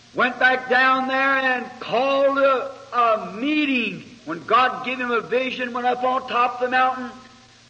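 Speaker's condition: No condition

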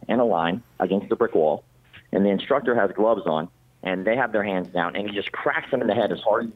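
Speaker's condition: Cleft palate; congenital

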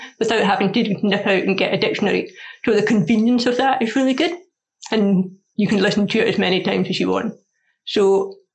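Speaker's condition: Deafness; learned to speak through speech therapy, progressive eyesight loss, learning braille; asks for slower speech, repetition, written notes from teachers; struggles hearing loudspeakers, often needs repetition, accent in foreign languages

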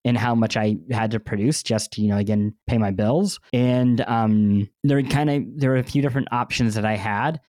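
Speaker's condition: Cleft lip and palate; bandaged

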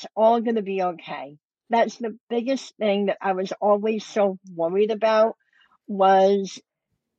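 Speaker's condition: Cleft lip and palate; adult, upper teeth implant bridge, no front upper bone, last surgery second bone graft early thirties

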